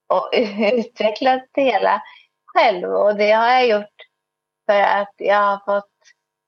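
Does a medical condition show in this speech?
Yes: cerebral palsy, spastic.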